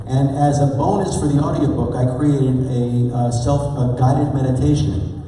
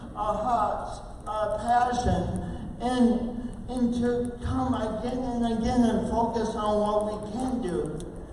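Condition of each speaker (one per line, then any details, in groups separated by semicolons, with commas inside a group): No condition
Oxygen-related condition, speech impairment; oxygen-related, coordination differences; speech impairment, voice sounds different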